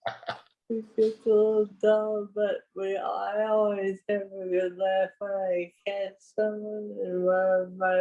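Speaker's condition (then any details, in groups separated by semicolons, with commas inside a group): Parkinson's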